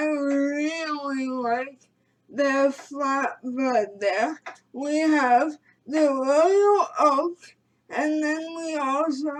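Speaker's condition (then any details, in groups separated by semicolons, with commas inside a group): Cerebral palsy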